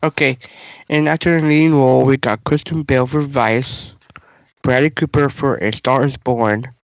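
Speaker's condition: Down syndrome

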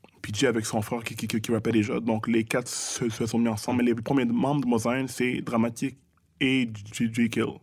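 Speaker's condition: Stuttering; stutters in conversation, fluent when rapping, strings syllables together very fast without stopping or tripping; repeated sounds, repeated words

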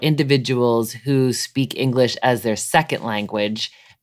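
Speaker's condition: No condition

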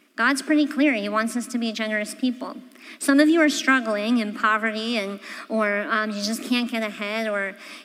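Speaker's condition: Cleft palate; congenital

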